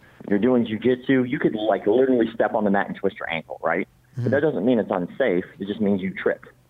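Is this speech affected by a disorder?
Yes: cleft palate; congenital.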